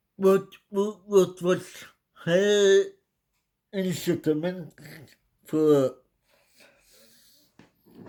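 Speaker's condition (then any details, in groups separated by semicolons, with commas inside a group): Cerebral palsy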